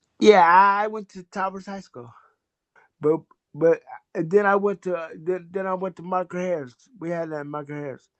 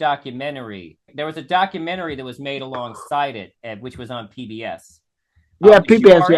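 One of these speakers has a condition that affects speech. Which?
The first: cerebral palsy.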